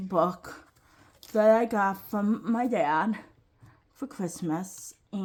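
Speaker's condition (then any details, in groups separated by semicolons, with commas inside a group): Cerebral palsy, quadriplegic; lifelong, ankle-foot orthoses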